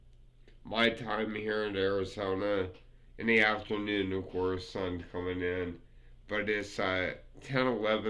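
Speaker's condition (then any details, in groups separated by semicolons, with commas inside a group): Multiple sclerosis; affects fingers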